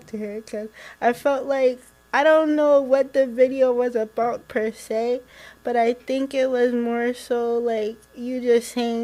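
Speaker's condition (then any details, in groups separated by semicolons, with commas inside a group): Cerebral palsy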